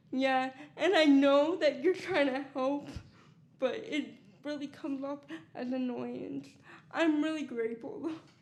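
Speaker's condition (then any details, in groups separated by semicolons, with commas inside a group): Cerebral palsy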